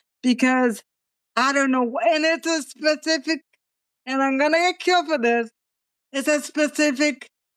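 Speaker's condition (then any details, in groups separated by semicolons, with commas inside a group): Cerebral palsy; present from birth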